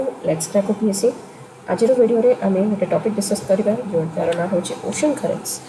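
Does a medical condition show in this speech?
No.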